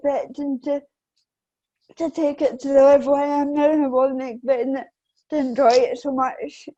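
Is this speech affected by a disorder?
Yes: cerebral palsy; affects balance.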